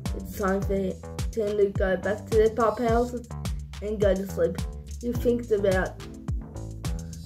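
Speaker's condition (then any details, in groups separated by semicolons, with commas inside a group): Cerebral palsy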